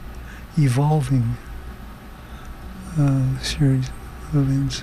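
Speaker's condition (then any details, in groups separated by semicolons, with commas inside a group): Parkinson's disease; lost sense of smell, grew up on Ontario farm, possible rotenone pesticide exposure suspected but unproven; motor function declining during recording, takes levodopa and other prescribed drugs; slow, harder to hear past couple weeks, word-finding difficulty, wrong words, loses thread, unfinished sentences, worse tired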